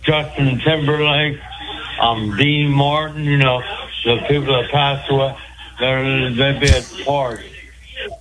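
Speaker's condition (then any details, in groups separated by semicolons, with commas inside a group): Speech impediment; cause unclear, stabbed by girlfriend and hit on head with ashtray years ago; calling in by phone, faint audio, loud background voices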